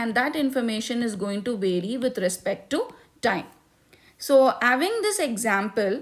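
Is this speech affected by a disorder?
No.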